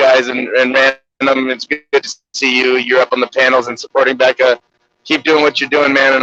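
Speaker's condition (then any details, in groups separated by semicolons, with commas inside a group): No condition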